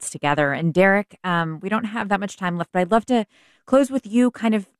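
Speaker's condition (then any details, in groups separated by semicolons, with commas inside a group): No condition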